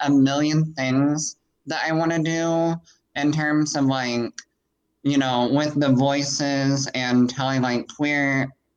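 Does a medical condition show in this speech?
Yes: cleft palate; voice pretty nasal, altered vocal tonality, sometimes monotone quality, lowering pitch does not help.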